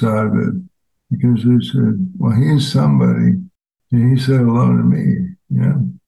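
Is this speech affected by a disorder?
Yes: ALS; fatal progressive disease, diagnosed months ago, hiking a year ago, expected to worsen; walking harder, brace on foot, balance slightly off, wife Donna as caregiver for some tasks; voice changed since onset, now a different voice, no spontaneous crying fits.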